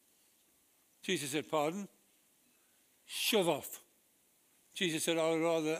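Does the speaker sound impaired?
Yes: Parkinson's disease; speech affected at brain scan, per doctors.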